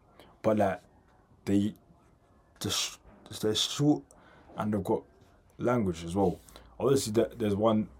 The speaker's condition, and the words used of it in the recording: Stuttering. Not many people know I have a slight stammer, but I do, which is mad, because I record podcast episodes